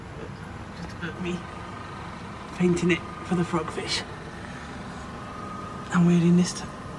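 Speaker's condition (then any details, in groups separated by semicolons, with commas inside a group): No condition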